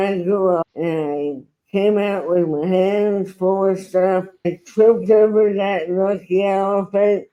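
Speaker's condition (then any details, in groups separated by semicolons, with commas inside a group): Traumatic brain injury; tongue paralyzed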